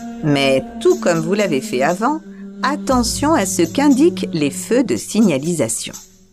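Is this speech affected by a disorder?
No.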